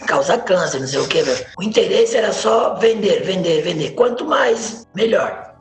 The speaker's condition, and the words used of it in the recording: Laryngectomy. Eu vou parar de ocluir aqui, você vai ver como é que eu falo.